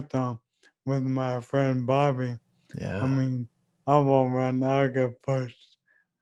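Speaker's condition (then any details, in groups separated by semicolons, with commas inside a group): ALS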